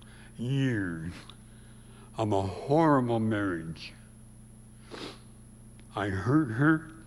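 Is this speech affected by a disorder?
Yes: severe speech impediment; from early childhood, could not talk at all as young child, first operation in North Dakota hospital; about age 84; white woman taught tongue movement, chewing food and speaking, impediment heard on radio.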